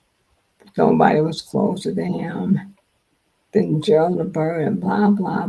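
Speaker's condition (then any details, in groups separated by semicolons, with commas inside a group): Multiple sclerosis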